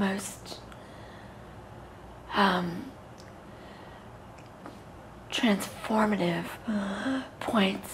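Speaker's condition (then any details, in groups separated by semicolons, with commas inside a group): Cerebral palsy; very premature birth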